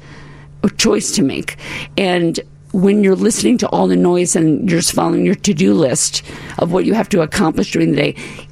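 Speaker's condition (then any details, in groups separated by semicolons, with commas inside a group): Paralyzed vocal cord; paralyzed vocal cord after life-threatening medical crisis and recovery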